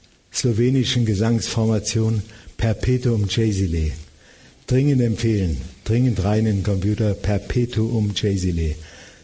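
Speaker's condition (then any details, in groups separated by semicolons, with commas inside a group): Parkinson's disease; tremor-free on stage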